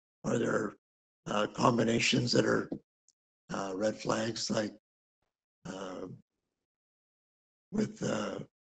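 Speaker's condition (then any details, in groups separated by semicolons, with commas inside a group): Thyroid cancer surgery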